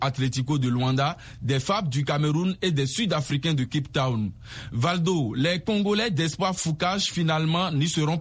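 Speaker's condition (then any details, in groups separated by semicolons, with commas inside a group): No condition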